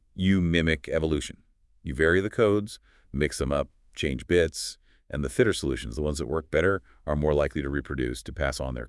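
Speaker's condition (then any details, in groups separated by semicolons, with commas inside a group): No condition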